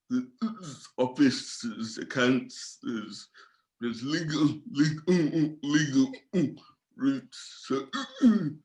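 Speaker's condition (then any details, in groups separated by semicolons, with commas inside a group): Cerebral palsy; from birth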